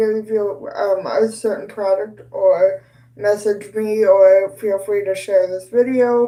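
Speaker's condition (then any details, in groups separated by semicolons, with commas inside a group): Cerebral palsy; both hands affected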